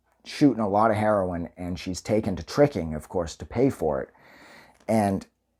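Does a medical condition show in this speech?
No.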